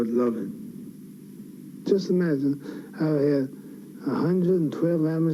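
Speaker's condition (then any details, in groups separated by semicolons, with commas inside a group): Parkinson's syndrome; no tremor; sometimes slurred speech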